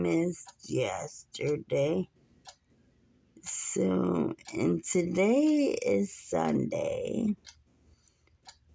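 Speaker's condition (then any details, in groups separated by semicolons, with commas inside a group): Muscular dystrophy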